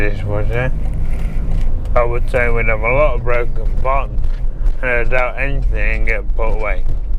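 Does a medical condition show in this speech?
Yes: MND; synthetic voice from banked voice.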